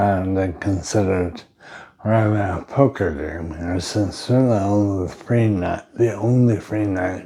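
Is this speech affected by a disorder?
Yes: brain injury.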